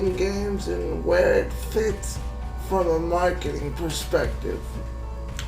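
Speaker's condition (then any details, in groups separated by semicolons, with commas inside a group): Cerebral palsy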